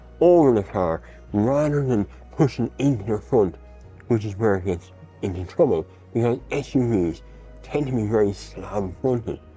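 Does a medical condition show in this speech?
Yes: mouth cancer surgery.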